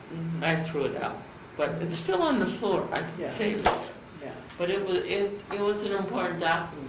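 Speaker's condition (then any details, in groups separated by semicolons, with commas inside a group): Cerebral palsy; from birth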